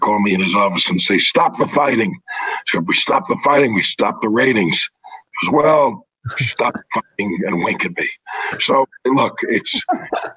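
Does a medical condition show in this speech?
Yes: throat cancer, vocal cords removed; throat cancer from 1996, 63 surgeries under general plus about 100 in office; no voice for about five years after vocal cord removal, now partial voice.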